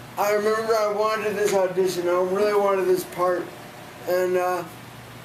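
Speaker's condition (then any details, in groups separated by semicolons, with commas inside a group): Severe brain injury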